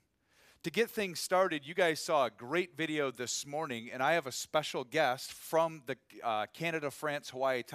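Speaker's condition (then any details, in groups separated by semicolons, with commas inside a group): No condition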